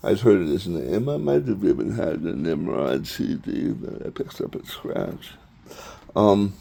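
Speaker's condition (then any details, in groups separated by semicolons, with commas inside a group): Tongue cancer surgery, tongue graft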